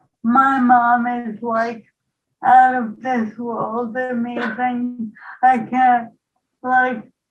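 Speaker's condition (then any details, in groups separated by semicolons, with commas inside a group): ALS, bulbar onset; voice onset, voice-only symptoms six months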